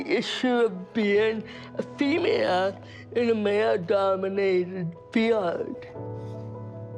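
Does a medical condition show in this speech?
Yes: cerebral palsy; from birth, deaf in both ears; speech therapy from age four.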